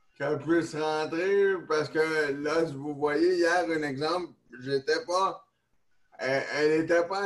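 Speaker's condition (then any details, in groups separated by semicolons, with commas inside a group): Neonatal cerebral palsy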